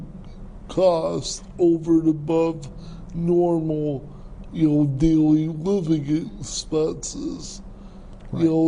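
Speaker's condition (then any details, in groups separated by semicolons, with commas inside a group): Cerebral palsy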